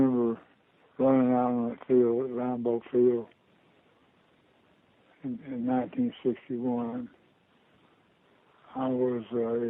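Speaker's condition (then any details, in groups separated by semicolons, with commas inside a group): Parkinson's disease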